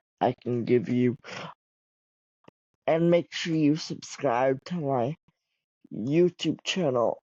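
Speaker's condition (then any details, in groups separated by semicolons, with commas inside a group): Cerebral palsy; wheelchair user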